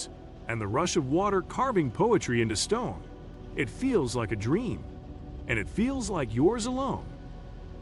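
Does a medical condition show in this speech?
No.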